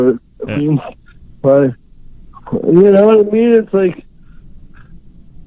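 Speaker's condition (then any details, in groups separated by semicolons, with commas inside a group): Cerebral palsy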